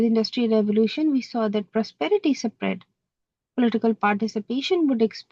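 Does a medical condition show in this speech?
No.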